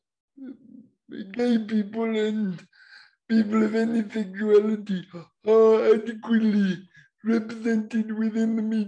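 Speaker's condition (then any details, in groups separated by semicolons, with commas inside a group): Cerebral palsy; voice described as unusual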